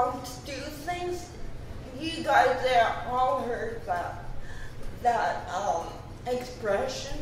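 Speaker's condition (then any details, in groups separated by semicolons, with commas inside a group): Cerebral palsy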